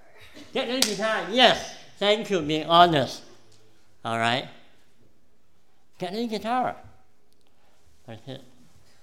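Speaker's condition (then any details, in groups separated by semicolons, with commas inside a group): Cleft palate; present from birth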